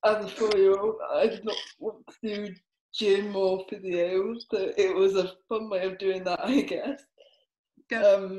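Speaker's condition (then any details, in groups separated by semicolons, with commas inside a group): Cerebral palsy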